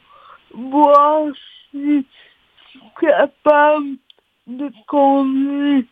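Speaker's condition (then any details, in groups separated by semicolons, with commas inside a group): Cerebral palsy; speech affected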